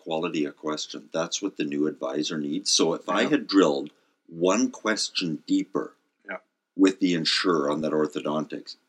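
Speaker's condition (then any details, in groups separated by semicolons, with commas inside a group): No condition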